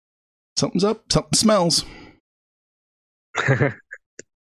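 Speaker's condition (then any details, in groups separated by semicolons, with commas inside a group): No condition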